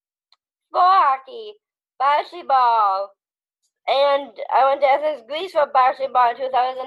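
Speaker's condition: Down syndrome

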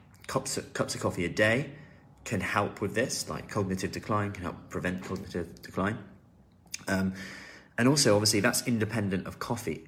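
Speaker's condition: No condition

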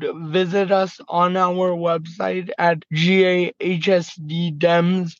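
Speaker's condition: Cerebral palsy, mild

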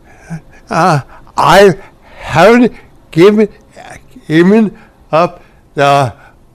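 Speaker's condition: Stroke; over 2.5 years since onset; speech affected

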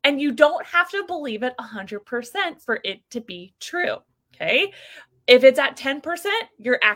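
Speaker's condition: No condition

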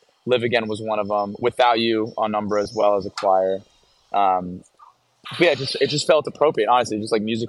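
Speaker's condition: No condition

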